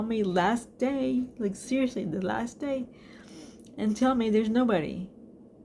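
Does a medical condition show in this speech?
Yes: cerebral palsy.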